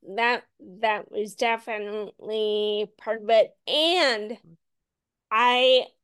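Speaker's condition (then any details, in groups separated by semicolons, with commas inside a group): Friedreich's ataxia; voice worsened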